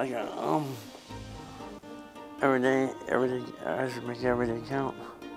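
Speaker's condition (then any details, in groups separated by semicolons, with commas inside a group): Parkinson's disease; four or five timed Parkinson's medications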